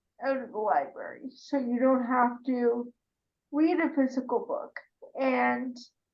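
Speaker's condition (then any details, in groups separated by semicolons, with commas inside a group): Cerebral palsy; arm spasms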